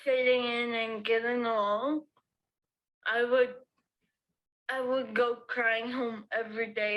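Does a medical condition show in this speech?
Yes: cerebral palsy.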